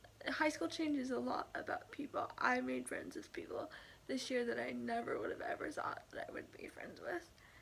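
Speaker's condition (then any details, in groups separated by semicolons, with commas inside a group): Cerebral palsy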